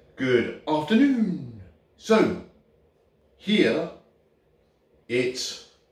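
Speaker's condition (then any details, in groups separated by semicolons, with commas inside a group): No condition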